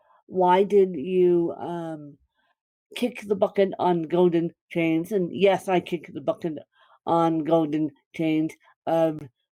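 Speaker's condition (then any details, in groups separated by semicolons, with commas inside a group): Cerebral palsy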